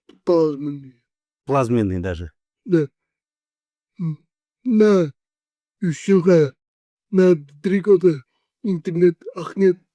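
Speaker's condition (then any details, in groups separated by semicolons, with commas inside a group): Cerebral palsy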